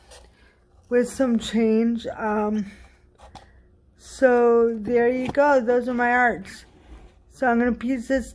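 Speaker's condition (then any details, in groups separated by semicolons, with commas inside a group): Cerebral palsy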